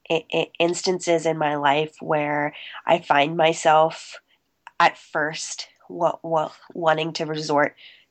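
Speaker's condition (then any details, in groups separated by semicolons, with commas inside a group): Stuttering; covert since childhood, immediate onset soon after starting to talk, school therapy from kindergarten, private therapist; recovering covert, still stutters, American Institute for Stuttering 3-week intensive program, fluency shaping techniques; formerly word switching and avoiding, held back stutters, pushed words out, appeared out of breath; repeated sounds, blocks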